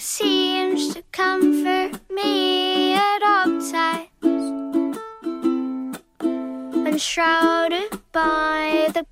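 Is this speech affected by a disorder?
No.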